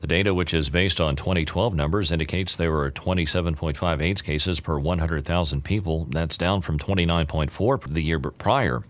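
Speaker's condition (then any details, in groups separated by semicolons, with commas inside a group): No condition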